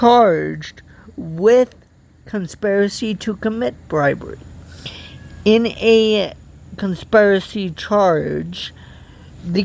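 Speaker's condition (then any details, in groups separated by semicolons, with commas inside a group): Cerebral palsy; from birth, walks with walker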